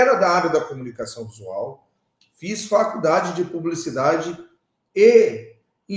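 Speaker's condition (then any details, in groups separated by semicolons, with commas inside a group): No condition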